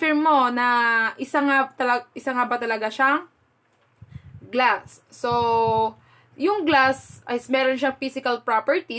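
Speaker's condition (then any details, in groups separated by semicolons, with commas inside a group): No condition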